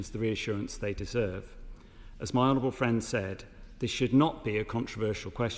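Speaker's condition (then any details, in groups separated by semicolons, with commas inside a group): No condition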